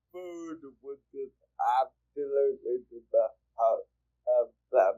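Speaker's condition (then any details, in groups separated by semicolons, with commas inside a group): Cerebral palsy; speech therapy in childhood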